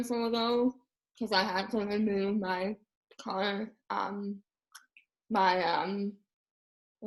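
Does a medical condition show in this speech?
Yes: Moebius syndrome; congenital facial paralysis, paralyzed tongue, smile surgery; facial paralysis affects speech, infant feeding difficulty.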